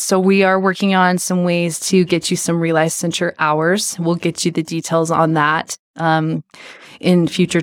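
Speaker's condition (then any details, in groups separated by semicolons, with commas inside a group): No condition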